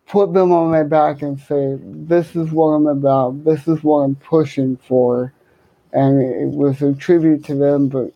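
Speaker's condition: Cerebral palsy; congenital, left-sided hemiplegia, affects left side, speech and coordination, left hand most affected; speech impediment, had to step up speech

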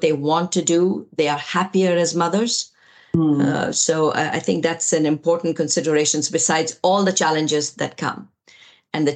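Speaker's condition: No condition

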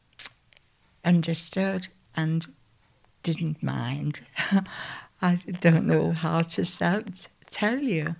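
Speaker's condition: Aphasia, mild; aphasia from stroke, many years since onset, much worse at start, 6 months in hospital; mild aphasia now, early after stroke could not speak at all, not even children's names

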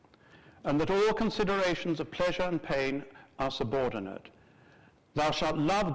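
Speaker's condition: No condition

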